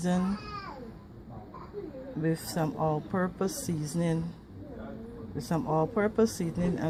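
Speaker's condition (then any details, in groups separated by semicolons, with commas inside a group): No condition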